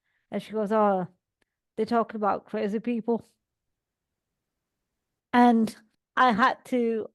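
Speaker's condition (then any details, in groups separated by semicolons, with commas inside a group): Cerebral palsy; all four limbs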